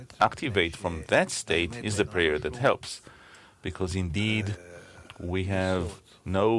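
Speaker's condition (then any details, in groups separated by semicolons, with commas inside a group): No condition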